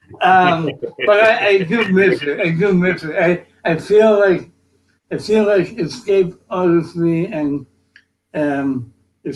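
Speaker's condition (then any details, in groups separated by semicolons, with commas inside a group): Cerebral palsy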